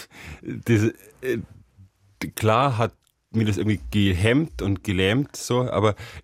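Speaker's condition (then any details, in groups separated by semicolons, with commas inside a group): Stuttering; stuttering felt inhibiting and paralysing, stutters rarely in music, therefore makes much music and talks little; stuttering slightly audible in this interview; prolonged sounds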